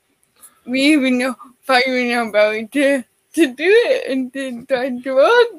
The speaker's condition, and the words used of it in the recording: Cerebral palsy. I have cerebral palsy, which affects all 4 inches of my speech.